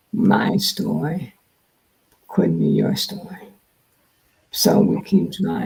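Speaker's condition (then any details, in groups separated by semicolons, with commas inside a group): Multiple sclerosis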